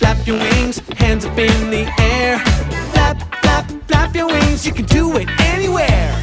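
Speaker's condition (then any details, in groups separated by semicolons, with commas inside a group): No condition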